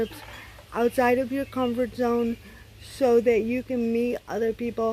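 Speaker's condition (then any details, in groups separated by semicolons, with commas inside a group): Cerebral palsy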